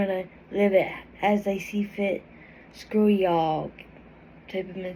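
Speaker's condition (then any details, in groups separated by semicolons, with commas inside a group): Cerebral palsy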